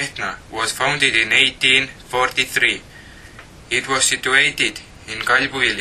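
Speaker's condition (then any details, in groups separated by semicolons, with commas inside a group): No condition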